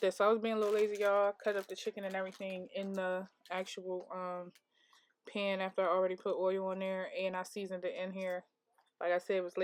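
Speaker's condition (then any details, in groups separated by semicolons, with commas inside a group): No condition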